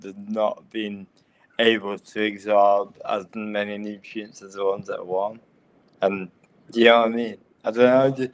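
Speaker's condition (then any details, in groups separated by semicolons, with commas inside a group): Cerebral palsy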